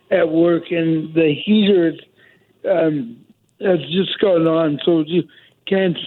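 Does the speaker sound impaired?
Yes: cerebral palsy; able to walk and run until a couple of years ago, mobility declined since; speech impediment, voice more heightened when tense or nervous, can be heard as aggressive.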